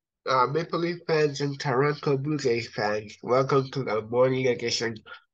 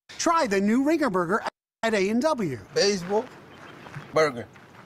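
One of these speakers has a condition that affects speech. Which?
The first: cerebral palsy; from birth, affects brain and body muscles.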